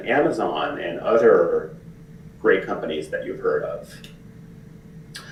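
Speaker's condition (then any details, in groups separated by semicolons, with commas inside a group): No condition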